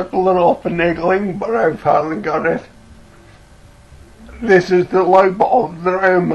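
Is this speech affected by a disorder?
Yes: cerebellar ataxia from brain tumour.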